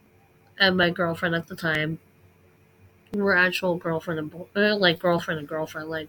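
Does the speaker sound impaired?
Yes: cleft lip and palate; congenital unilateral cleft lip, palate split down middle, many childhood surgeries, left nostril blocked by cartilage; nasal air restriction, no airflow through left nostril; childhood speech impediment, slow speech development, audible heavy breathing or wheezing heard over words.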